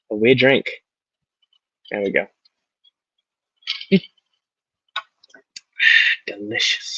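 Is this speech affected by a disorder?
No.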